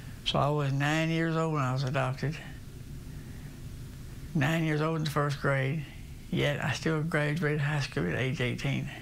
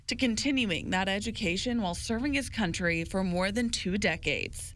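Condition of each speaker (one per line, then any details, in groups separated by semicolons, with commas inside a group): Parkinson's disease; deep brain stimulation; tremors improved after surgery
No condition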